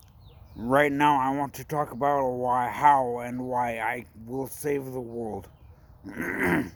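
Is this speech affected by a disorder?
Yes: brain injury.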